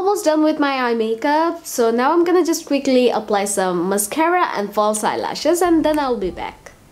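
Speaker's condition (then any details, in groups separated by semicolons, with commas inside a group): No condition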